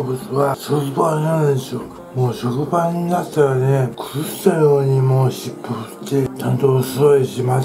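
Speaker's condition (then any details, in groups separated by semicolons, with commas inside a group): Tongue cancer, partial glossectomy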